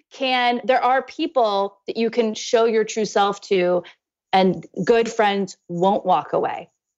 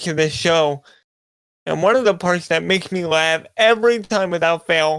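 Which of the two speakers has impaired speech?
The second: cerebral palsy; physical disability; voice sometimes sounds childlike.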